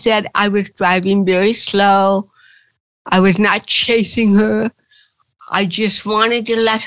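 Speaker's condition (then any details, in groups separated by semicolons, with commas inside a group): Cerebral palsy; since birth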